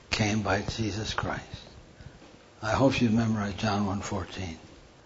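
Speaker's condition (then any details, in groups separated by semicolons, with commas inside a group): Parkinson's; diagnosed 14 years ago by neurologist in Lincoln, Nebraska, tremor; hand tremor during talk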